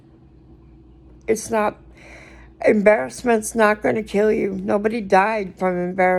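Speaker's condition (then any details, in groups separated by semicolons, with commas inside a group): Cerebral palsy; speech noticeably atypical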